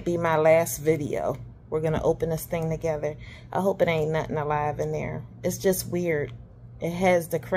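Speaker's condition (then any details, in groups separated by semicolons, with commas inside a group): No condition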